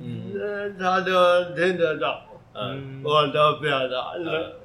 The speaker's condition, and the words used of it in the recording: Brain injury. 是有语言障碍而已，其实它其他就是思考啊什么都，都是跟正常人生对活一样